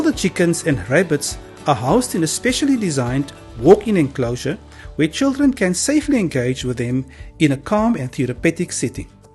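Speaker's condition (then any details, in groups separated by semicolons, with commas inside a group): No condition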